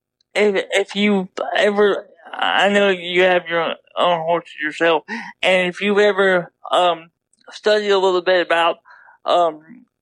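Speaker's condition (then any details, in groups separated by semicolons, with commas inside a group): Double hemiplegia cerebral palsy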